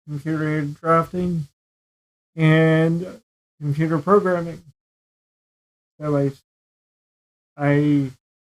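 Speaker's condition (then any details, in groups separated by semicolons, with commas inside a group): Cerebral palsy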